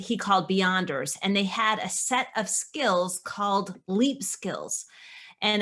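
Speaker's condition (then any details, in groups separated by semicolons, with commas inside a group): No condition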